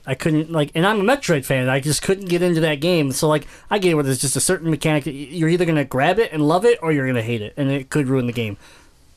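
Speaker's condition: Cleft palate; multiple childhood procedures at Children's Hospital

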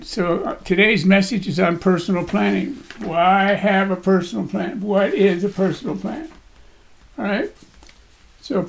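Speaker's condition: Parkinson's disease; body shakes

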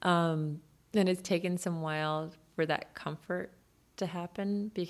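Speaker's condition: No condition

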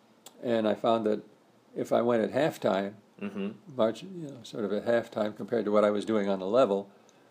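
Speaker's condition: Parkinson's disease; regular yoga practice

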